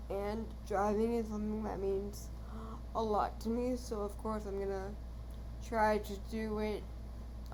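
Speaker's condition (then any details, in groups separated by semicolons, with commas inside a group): Cerebral palsy, dystonic hemiplegia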